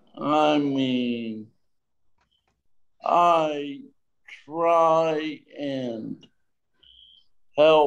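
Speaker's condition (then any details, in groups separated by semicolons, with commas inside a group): Traumatic brain injury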